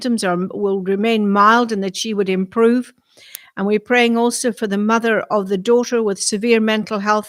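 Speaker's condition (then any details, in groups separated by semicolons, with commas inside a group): No condition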